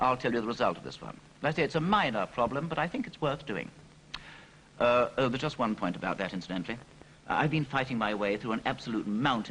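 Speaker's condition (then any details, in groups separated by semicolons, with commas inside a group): No condition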